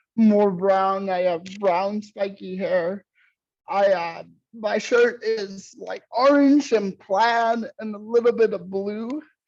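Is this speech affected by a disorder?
Yes: cerebral palsy.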